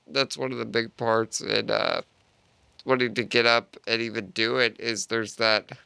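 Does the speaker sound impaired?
Yes: Duchenne muscular dystrophy; adult stem cell therapy in Panama about 4 years ago, first person with Duchenne treated so; relies on breathing machine.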